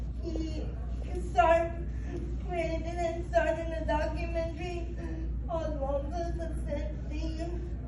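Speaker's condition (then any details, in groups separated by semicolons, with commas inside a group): Cerebral palsy; spastic quadriplegia, periventricular leukomalacia, from birth; spinal rods, tendon release; wheelchair, daily anti-spasm medicine, physical therapy; talking takes effort, spasms disrupt breathing, forgets to breathe speaking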